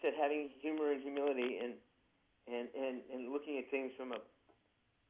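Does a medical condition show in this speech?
Yes: Parkinson's disease; young onset, diagnosed by a neurologist at age 29, managed with medications.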